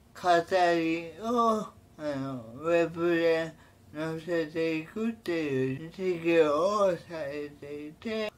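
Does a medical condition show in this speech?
Yes: cerebral palsy; severe, uses a wheelchair.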